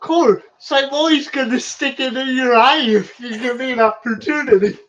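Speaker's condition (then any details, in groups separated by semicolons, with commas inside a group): Cerebral palsy; wheelchair user, physical therapy; undiagnosed problem over past year and a half, on seven medications including pain medication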